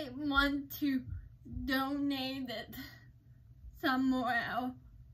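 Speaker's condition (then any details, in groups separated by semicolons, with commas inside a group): Cerebral palsy; uses crutches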